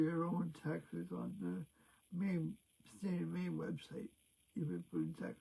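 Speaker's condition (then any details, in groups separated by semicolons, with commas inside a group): Cerebral palsy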